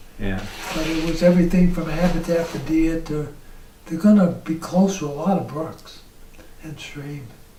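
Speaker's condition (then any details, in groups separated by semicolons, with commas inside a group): ALS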